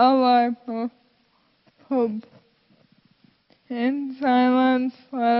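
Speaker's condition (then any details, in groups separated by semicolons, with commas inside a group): Friedreich's ataxia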